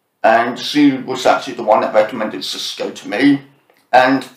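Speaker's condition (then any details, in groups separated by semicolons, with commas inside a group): Profound deafness with cochlear implants, born profoundly deaf, cochlear implants; speech not always this clear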